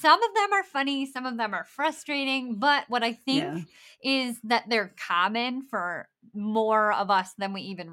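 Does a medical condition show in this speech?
Yes: bilateral cleft lip and palate; congenital complete bilateral cleft lip and palate, hard and soft palate, no palate at birth, lamb's nipple feeding; after columella lengthening, bone graft, jaw surgery, rhinoplasty.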